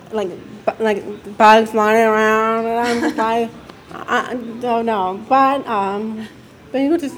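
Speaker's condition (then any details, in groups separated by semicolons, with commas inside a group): Deafness; signs with family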